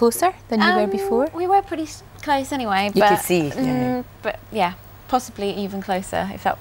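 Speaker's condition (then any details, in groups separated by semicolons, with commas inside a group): No condition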